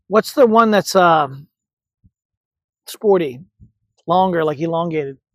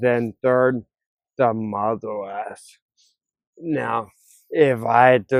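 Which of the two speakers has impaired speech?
The second: ataxia; affects coordination, walking, eye movements, hand fine motor, tremors; voice changed and improved with treatment, words no longer struggle.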